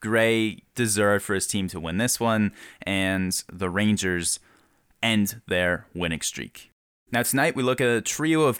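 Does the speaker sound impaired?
No.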